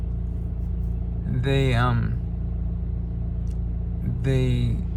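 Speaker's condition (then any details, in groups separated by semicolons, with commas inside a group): Traumatic brain injury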